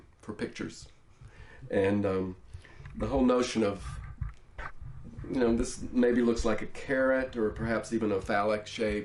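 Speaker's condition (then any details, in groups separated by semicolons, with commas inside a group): No condition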